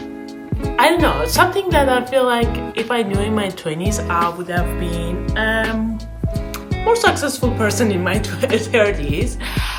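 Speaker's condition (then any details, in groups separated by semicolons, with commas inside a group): No condition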